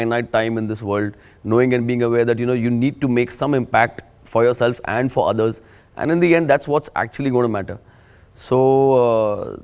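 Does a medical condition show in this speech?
No.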